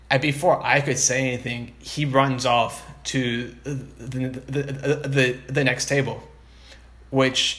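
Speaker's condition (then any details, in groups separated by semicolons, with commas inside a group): Stuttering; person who stutters; rough stuttering moments at times, word and phrase repetitions, fillers; repeated words, prolonged sounds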